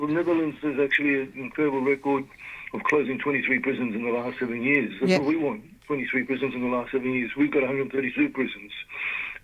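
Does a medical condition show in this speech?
Yes: Parkinson's disease; limited capacity, can't do much more.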